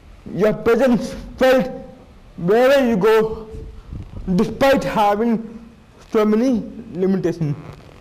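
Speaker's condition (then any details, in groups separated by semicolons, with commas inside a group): Cerebral palsy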